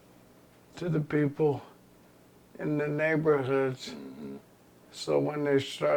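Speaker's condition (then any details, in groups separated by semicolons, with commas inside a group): ALS; progressive terminal illness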